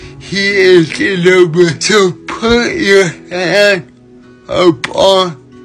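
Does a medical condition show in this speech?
Yes: cerebral palsy.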